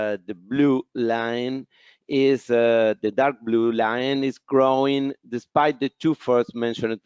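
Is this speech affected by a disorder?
No.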